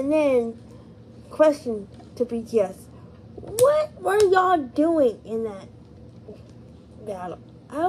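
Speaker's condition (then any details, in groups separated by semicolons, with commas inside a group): Cerebral palsy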